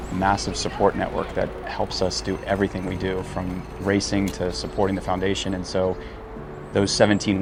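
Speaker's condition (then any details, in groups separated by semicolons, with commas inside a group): No condition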